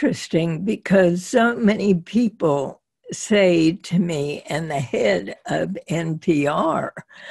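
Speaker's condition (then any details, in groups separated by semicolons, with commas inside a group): Spasmodic dysphonia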